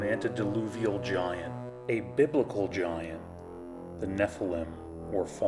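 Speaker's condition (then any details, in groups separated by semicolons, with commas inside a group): No condition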